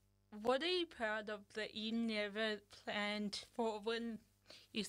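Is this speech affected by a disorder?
Yes: cerebral palsy; cerebral palsy present from birth.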